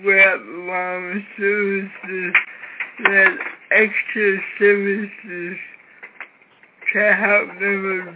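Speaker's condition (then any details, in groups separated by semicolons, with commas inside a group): Cerebral palsy; severe cerebral palsy from birth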